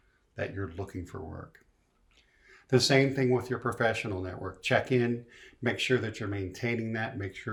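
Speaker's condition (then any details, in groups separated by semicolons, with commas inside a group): No condition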